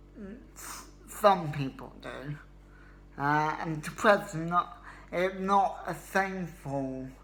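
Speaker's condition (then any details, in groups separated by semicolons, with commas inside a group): Cerebral palsy; obvious speech impediment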